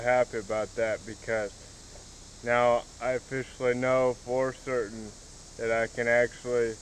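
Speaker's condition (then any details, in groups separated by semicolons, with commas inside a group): Cerebral palsy, spastic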